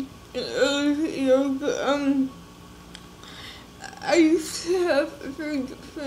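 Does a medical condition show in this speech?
Yes: cerebral palsy.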